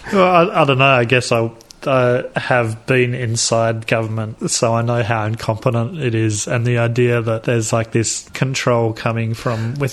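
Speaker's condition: No condition

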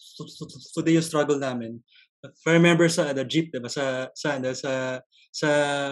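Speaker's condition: Stuttering; stutter since early childhood, noticed on entering grade school; broken, choppy non-fluent speech, dreads answering strangers like jeepney drivers, public communication affected; repeated words, prolonged sounds

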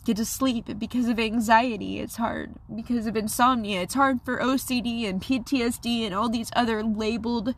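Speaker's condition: No condition

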